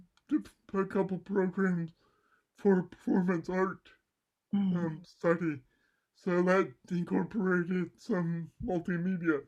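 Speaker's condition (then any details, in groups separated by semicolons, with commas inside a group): Cerebral palsy; mild left side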